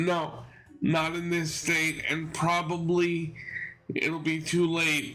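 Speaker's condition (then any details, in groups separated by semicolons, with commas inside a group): Cerebral palsy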